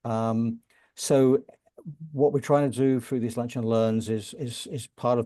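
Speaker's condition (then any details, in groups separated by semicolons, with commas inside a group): No condition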